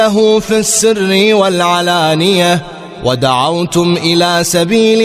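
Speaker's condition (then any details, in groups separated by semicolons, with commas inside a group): No condition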